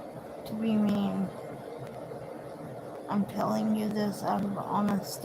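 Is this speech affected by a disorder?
Yes: cerebral palsy.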